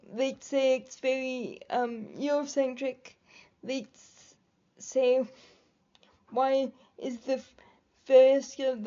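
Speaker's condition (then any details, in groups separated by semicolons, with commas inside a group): Cerebral palsy; quadriplegic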